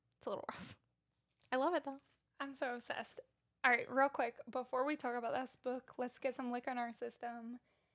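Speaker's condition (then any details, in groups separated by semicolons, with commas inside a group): No condition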